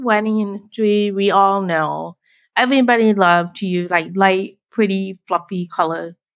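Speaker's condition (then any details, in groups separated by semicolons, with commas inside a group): Deafblind, born deaf; signing easier than speaking english in videos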